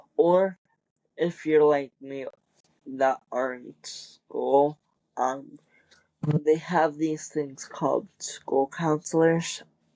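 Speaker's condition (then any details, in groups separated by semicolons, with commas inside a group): Cerebral palsy; wheelchair user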